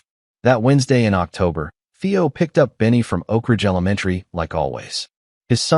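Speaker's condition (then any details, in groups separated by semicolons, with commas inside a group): No condition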